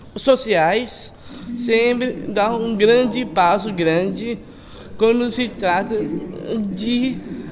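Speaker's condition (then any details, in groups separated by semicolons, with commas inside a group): Down syndrome; aged 22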